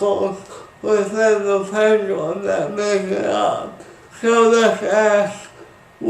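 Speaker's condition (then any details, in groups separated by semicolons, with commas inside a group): Speech impairment after birth surgery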